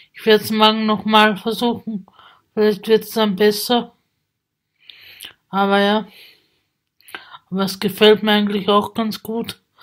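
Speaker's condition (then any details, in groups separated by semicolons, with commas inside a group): Spasticity from birth; multiple sclerosis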